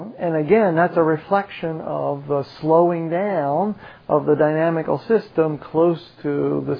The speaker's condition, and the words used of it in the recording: No condition.